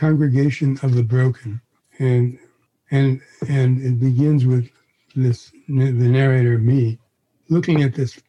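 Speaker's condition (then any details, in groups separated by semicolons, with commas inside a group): Parkinson's disease; progressive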